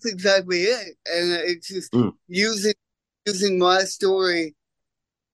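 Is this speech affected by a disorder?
Yes: cerebral palsy; congenital.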